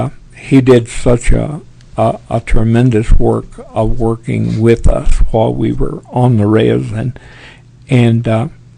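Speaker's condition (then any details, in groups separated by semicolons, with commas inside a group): Parkinson's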